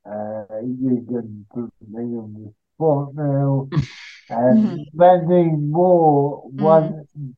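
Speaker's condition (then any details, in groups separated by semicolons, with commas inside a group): Cerebral palsy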